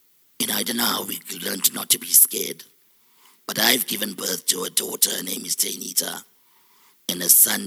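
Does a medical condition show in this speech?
Yes: total laryngectomy; total laryngectomy for very rare deep laryngeal cancer, first in South Africa, breathes through neck; three years post-op, six operations in 18 months, surgeon Dr. Khalil Ismail, surgery four days post-diagnosis; relearned speech, formerly artificial robotic voice like Stephen Hawking, speaking about 18 months, self-described sexy voice.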